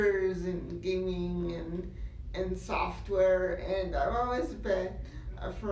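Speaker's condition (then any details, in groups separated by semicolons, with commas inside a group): Cerebral palsy; uses wheelchair; diagnosed before age one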